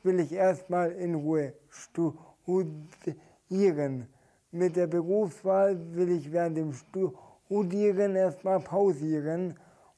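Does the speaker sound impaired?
Yes: stuttering; stuttering symptoms, also present during stage performances; here repeated sounds, blocks.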